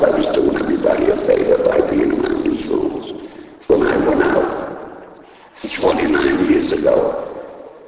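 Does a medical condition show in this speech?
Yes: laryngectomy; voice first lost at racetrack.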